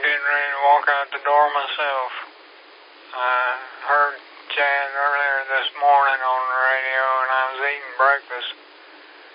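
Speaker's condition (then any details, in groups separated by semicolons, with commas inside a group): Parkinson's; recently started wearing fall monitor, fall risk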